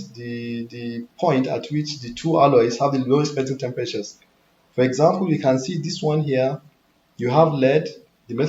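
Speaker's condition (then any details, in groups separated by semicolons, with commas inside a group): No condition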